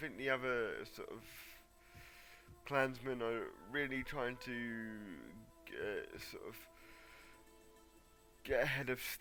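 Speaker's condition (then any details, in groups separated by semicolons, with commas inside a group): Cerebral palsy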